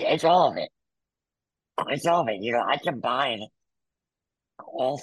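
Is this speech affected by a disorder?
Yes: muscular dystrophy; congenital, wheelchair user, back surgery at 14 followed by near-fatal pneumonia.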